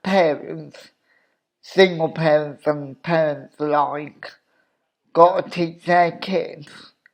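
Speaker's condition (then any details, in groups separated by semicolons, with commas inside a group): Cerebral palsy; wheelchair user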